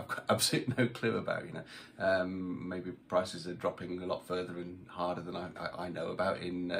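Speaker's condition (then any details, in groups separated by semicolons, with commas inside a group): No condition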